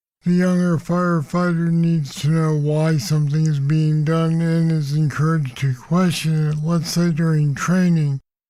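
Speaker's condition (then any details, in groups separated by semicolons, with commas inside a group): Parkinson's disease; deep brain stimulators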